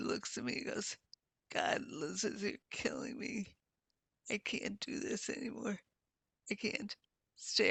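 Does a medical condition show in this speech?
Yes: multiple sclerosis.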